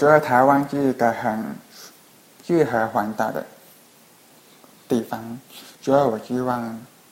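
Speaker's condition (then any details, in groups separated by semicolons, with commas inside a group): Hearing impairment; Skype video calls hard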